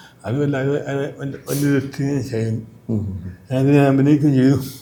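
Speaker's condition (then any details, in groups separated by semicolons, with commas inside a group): Cerebral palsy; from birth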